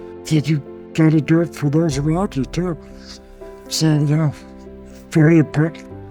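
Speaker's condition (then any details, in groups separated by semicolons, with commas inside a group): ALS; bulbar onset; diagnosed about 18 months after symptom onset; voice worsening, cannot blow up balloons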